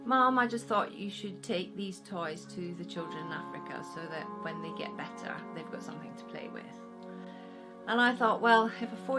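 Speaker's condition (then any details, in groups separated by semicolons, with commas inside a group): No condition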